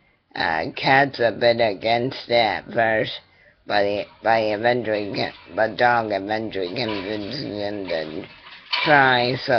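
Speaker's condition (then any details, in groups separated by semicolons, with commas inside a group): Cerebral palsy; attending therapy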